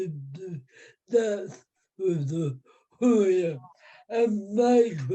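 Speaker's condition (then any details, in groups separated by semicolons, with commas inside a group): Cerebral palsy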